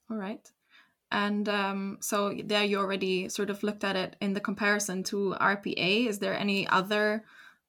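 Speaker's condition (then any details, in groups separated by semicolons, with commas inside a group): No condition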